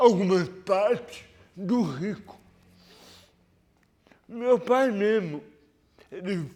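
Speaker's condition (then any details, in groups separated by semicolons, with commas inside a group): Cerebral palsy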